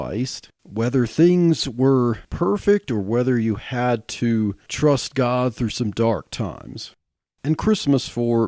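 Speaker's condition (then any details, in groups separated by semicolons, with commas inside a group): No condition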